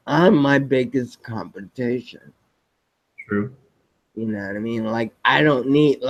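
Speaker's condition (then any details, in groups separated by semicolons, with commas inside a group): Spinocerebellar ataxia type 7, SCA7; progressive degenerative, impairs walking, balance, coordination, speech; diagnosed several years ago, no wheelchair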